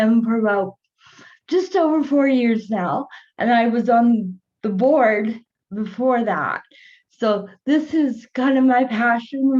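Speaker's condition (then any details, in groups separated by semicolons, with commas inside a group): Cerebral palsy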